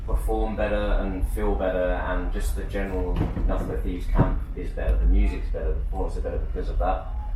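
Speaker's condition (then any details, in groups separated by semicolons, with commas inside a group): No condition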